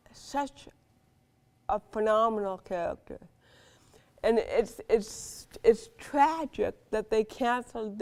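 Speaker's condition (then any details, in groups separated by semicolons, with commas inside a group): Cerebral palsy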